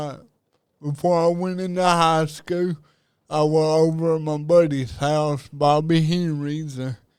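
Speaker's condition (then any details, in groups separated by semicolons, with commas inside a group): Cerebral palsy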